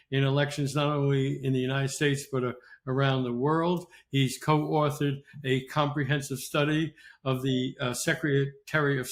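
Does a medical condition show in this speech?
No.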